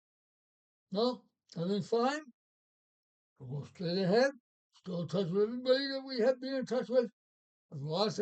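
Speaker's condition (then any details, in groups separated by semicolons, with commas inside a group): Parkinson's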